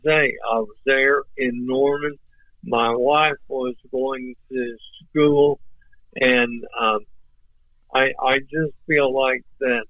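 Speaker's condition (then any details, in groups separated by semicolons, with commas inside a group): ALS; voice off but clear and understandable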